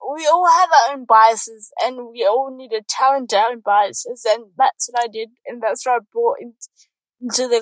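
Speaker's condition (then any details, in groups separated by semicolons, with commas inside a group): Cerebral palsy; congenital cerebral palsy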